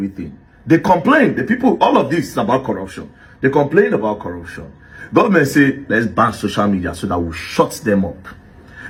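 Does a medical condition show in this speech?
No.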